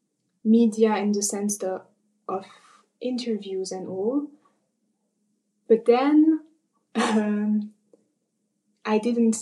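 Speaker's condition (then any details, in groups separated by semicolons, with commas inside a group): Covert stuttering; gradual onset in puberty, worse end of high school, father stuttered, therapy exercises unhelpful; early in accepting stutter, trying to be less covert; hid stutter with techniques in German, French, not in English, grew silent from fear; blocks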